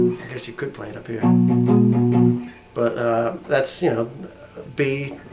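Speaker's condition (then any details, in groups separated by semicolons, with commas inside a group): No condition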